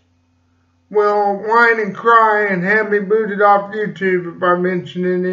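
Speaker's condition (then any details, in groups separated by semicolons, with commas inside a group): Cerebral palsy; slight speech impediment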